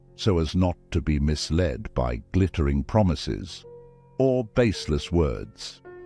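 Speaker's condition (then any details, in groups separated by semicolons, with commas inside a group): No condition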